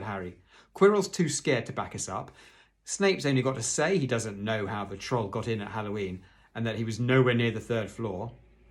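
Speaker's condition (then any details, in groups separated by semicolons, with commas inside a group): No condition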